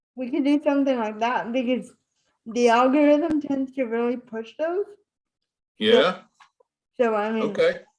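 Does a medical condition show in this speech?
Yes: spastic cerebral palsy.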